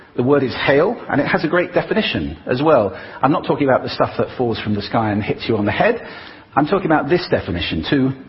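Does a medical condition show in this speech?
No.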